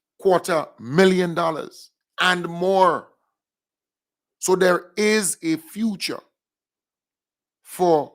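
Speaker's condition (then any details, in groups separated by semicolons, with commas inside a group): No condition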